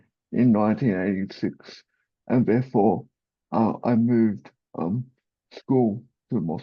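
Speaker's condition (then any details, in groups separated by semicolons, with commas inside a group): Cerebral palsy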